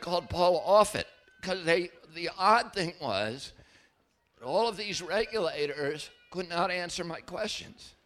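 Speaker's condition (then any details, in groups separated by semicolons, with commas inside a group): Spasmodic dystonia; voice trembles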